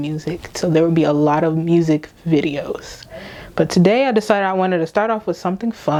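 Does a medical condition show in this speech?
No.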